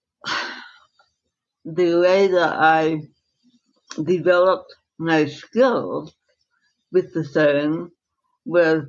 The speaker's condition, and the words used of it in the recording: Dystonia. And I have a slight speech impediment.